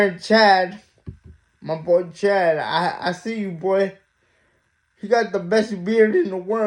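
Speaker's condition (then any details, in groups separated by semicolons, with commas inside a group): Mild cerebral palsy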